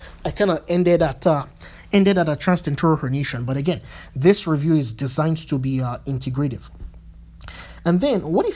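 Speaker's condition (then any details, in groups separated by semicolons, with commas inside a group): No condition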